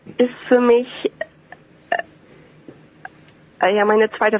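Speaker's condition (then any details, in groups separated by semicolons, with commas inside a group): Stuttering; stutters more in English than German, even more in French; blocks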